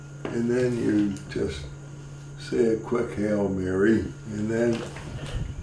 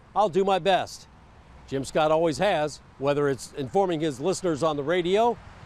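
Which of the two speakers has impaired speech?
The first: ALS; recently diagnosed.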